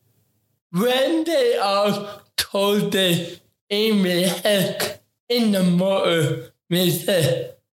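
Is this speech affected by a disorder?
Yes: ataxic cerebral palsy; affects talking, taken very slow, talks word for word.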